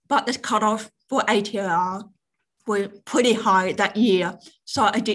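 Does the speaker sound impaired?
Yes: deafness; cochlear implant with audio cable for Zoom and team meetings, relay officer and Auslan interpreter for phone calls.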